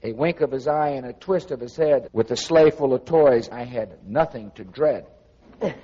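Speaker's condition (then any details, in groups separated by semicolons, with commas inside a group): No condition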